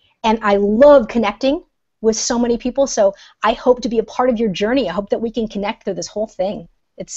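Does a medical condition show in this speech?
No.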